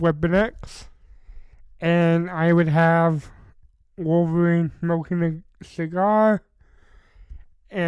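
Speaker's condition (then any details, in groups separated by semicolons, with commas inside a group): Cerebral palsy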